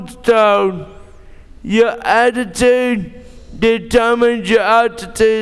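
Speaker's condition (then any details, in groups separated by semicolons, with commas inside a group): Cerebral palsy; born premature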